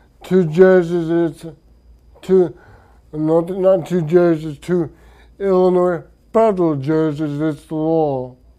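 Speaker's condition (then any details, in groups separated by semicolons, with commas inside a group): Traumatic brain injury; severe head injury, coma; speech affected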